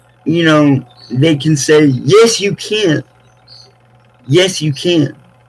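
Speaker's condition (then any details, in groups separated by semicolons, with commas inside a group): Cerebral palsy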